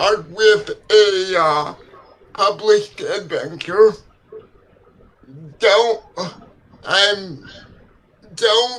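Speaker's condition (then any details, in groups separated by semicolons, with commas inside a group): Cerebral palsy; legs affected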